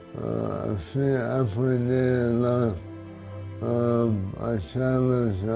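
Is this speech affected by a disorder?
Yes: motor neurone disease; difficulty speaking, abnormal jaw movement, worsening daily.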